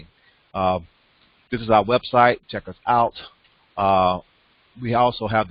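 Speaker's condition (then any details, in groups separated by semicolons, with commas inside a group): No condition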